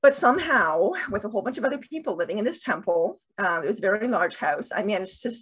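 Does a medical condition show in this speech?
Yes: deafness with cochlear implants, bilateral cochlear implants.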